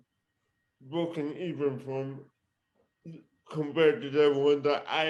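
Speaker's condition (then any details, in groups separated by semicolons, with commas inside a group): Cerebral palsy; present from birth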